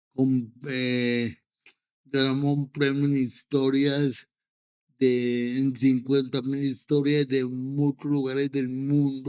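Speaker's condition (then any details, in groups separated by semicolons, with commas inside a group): Cerebral palsy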